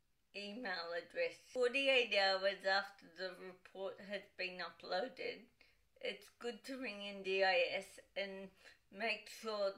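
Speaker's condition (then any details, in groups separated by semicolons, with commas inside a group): Cerebral palsy, dystonic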